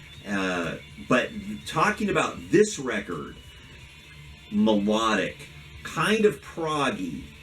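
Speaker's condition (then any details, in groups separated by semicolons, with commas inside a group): No condition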